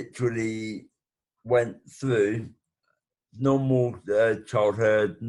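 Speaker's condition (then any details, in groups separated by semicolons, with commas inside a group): Brain bleed with facial paralysis; bleed after ventricle operation, left facial paralysis, jaw tightening; about five years since operation and bleed; needed NG tube after bleed, jaw tightness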